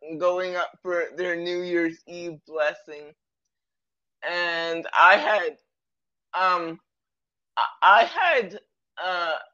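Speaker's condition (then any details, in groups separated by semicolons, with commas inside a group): Cerebral palsy; present from birth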